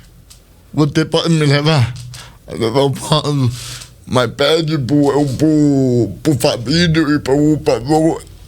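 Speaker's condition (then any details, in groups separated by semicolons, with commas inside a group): Cerebral palsy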